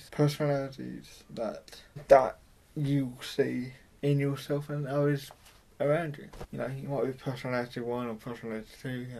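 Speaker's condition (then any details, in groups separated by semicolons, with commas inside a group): Cerebral palsy; mild, affects muscles and speech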